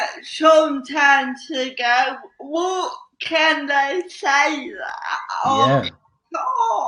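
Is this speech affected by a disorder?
Yes: cerebral palsy; slow speech.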